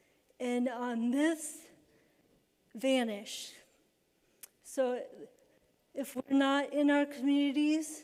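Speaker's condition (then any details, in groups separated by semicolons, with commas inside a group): Cerebral palsy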